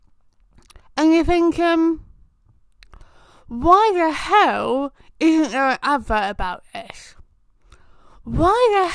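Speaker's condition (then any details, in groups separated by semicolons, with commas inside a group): Tongue cancer; oral cancer starting as tongue patch, spread to neck lymph nodes, HPV suspected trigger, late presentation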